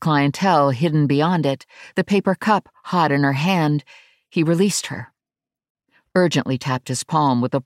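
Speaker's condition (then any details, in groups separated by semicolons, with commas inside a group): No condition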